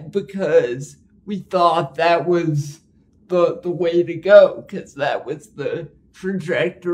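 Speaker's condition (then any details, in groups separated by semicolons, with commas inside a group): Cerebral palsy; powered wheelchair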